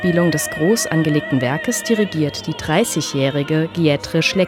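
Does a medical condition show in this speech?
No.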